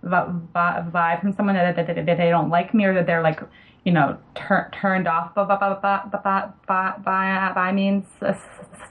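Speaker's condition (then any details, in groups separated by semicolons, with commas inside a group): Stuttering; stutters when talking with patients, listeners sometimes react oddly to stuttering; repeated sounds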